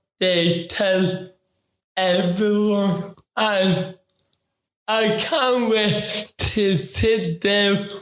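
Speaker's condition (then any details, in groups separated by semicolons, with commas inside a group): Ataxic cerebral palsy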